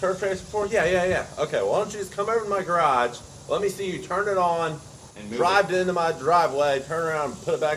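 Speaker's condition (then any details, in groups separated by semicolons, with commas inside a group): No condition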